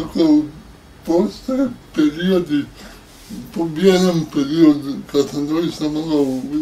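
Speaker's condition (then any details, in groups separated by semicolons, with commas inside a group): Cerebral palsy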